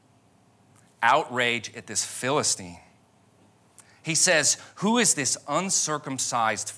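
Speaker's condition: No condition

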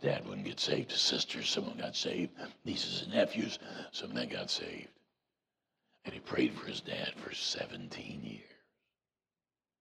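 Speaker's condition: Voice box removal needed; saw doctor for more details

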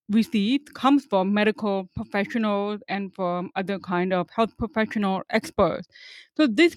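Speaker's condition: Hearing loss; hearing aid user, same audiologist firm for 25 years

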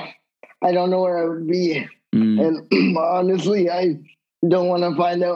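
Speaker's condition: Cerebral palsy; wheelchair user

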